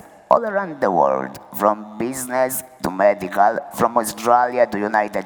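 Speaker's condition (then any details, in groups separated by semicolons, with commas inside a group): Laryngectomy for laryngeal cancer; no natural voice, electrolarynx, robotic sound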